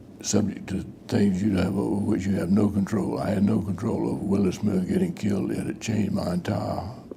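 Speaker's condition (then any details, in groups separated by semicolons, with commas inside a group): Parkinson's disease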